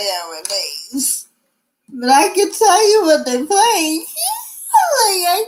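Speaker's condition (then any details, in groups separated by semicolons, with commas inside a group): Cerebral palsy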